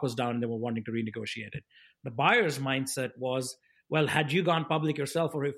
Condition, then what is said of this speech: No condition.